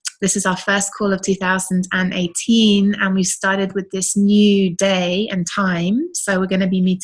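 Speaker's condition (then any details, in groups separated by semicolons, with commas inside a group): No condition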